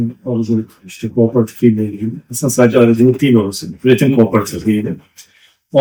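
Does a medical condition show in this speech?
No.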